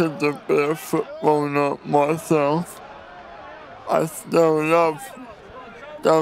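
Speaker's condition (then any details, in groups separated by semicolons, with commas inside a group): Cerebral palsy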